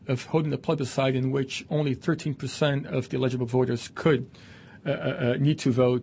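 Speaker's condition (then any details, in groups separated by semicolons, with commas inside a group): No condition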